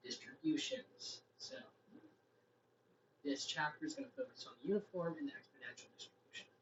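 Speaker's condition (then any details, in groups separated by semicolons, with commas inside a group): No condition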